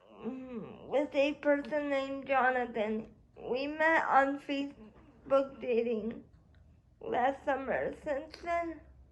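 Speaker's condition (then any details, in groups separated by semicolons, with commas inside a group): Cerebral palsy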